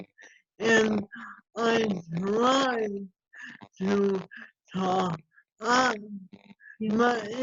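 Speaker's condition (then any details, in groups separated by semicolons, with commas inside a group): ALS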